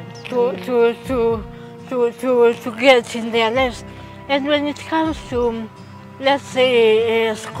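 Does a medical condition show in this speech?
Yes: cerebral palsy.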